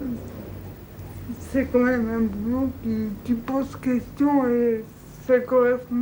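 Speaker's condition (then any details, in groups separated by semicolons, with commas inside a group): Cerebral palsy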